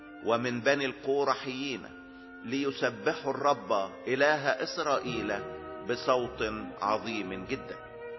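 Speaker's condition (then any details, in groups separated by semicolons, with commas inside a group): No condition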